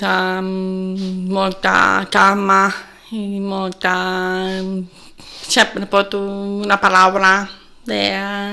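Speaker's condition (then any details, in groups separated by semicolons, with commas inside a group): Deafness from birth, congenital; communicates by lip reading since always; others' face masks block lip reading, needs people to lower masks; intonation different from hearing speakers, may not be understood well, host finds speech understandable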